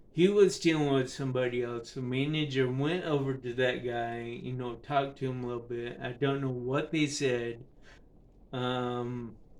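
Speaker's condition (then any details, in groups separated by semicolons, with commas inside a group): Cerebral palsy; affects speech and balance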